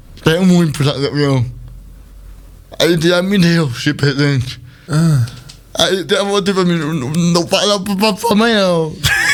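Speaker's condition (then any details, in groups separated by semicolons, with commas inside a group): Cerebral palsy; speech not normal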